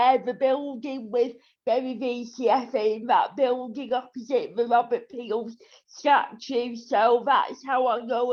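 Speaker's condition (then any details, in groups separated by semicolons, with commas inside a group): Cerebral palsy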